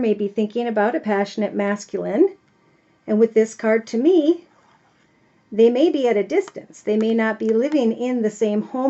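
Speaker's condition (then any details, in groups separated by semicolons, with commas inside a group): No condition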